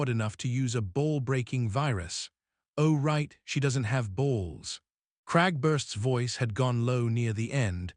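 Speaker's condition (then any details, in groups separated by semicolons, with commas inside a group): No condition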